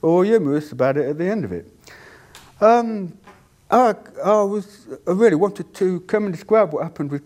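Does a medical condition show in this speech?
Yes: deafness; cannot hear own voice.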